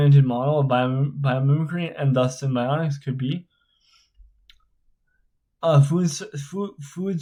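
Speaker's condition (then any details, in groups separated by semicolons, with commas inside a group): Spastic cerebral palsy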